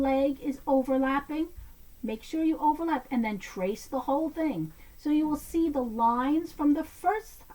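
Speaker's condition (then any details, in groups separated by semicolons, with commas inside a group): No condition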